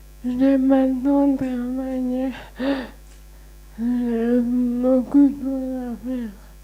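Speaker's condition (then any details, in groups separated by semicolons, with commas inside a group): Friedreich's ataxia; diagnosed at 11, about 23 years ago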